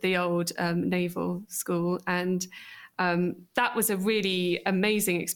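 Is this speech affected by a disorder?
No.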